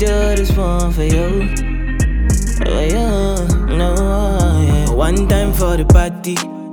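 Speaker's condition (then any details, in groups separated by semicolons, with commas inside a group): No condition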